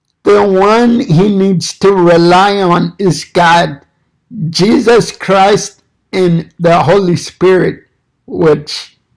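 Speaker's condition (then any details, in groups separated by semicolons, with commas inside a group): Cerebral palsy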